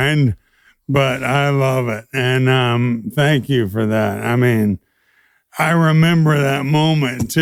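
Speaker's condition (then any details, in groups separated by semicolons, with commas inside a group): ALS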